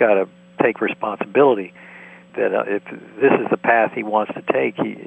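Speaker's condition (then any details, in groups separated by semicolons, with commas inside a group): No condition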